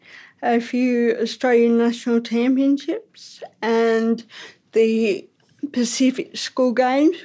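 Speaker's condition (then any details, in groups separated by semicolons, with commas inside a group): Ataxic cerebral palsy; diagnosed three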